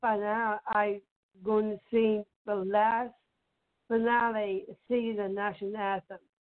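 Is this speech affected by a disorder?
Yes: Down syndrome; from birth; young woman.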